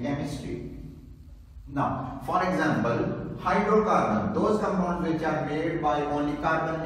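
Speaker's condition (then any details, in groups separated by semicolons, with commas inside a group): No condition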